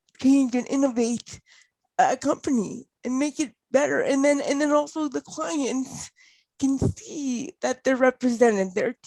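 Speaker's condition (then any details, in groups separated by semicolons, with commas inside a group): Cerebral palsy; mainly fine motor and speech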